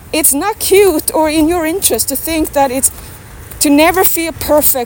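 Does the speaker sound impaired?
No.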